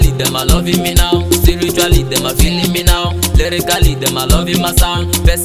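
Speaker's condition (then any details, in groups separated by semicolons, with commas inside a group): No condition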